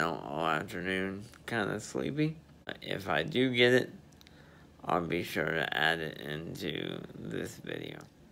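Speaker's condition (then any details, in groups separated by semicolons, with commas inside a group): Spastic diplegia cerebral palsy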